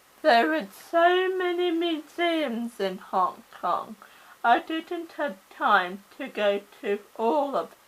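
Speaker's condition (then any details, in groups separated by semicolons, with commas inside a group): Cerebral palsy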